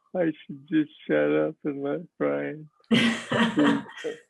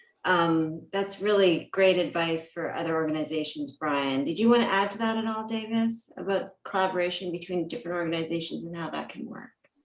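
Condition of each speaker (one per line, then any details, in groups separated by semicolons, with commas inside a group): Parkinson's disease; young onset, deep brain stimulation surgery; speech sounds like mush
No condition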